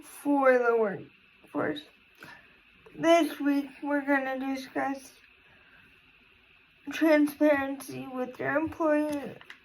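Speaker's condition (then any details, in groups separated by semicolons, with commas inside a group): Cerebral palsy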